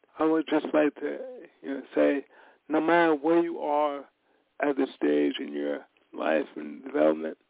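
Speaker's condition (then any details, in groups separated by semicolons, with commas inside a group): Cerebral palsy; from birth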